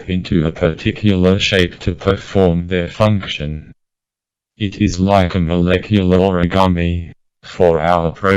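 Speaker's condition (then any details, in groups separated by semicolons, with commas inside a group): Motor neurone disease, speech-generating device; familial, breathing surgery; about three years since diagnosis; breathing surgery needed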